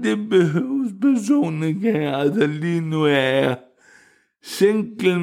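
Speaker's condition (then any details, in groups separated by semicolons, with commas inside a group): Cerebral palsy; wheelchair user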